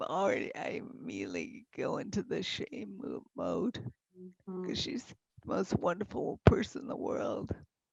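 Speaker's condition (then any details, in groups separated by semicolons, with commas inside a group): Multiple sclerosis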